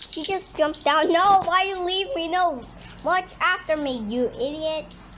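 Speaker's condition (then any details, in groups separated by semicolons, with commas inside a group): No condition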